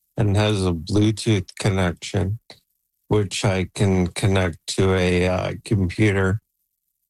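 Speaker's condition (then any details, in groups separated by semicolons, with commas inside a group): ALS; age 48, Neuralink N1 brain implant via Toronto Western Hospital trial, voice banked with 11 Labs; voice deteriorating, expects soon to lose ability to talk, plans AI voice via Neuralink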